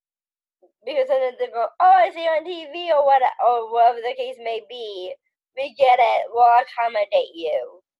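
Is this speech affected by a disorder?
Yes: Down syndrome.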